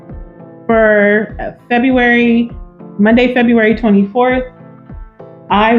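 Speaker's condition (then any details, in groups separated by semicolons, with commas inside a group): No condition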